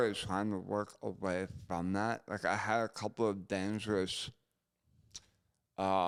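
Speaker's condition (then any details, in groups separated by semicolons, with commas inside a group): Gunshot injury to chin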